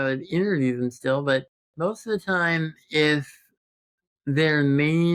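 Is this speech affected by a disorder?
Yes: congenital muscular dystrophy.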